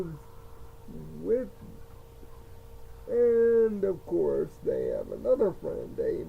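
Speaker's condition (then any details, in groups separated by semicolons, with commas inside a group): Cerebral palsy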